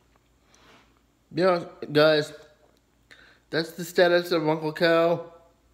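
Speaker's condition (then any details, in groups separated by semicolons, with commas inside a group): Cerebral palsy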